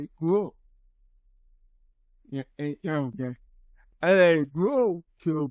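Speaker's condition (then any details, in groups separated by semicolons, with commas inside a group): Cerebral palsy; from birth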